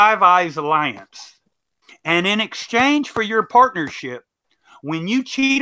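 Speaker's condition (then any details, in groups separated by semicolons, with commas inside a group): No condition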